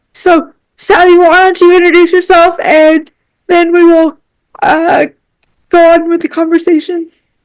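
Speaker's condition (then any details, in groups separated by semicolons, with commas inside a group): Cerebral palsy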